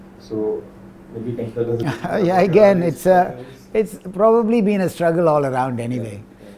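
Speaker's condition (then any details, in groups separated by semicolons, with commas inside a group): No condition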